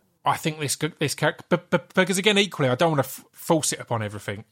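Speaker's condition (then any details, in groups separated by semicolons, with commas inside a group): Stammer; stutter, unnoticed during rapping and spoken word years, noticed with radio show and podcast, works with STAMMA; can hold it down for a take, uncontrollable when actually stammering, glottal stop blocks, getting stuck; repeated sounds, repeated words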